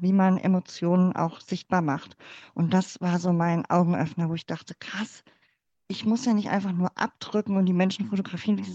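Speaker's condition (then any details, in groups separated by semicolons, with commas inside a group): Cleft palate; congenital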